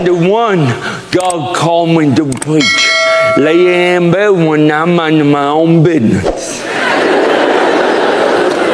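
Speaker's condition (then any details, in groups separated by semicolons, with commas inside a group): Cerebral palsy; present from birth; speech hard to understand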